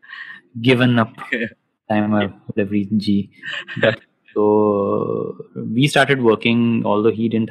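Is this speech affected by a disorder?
No.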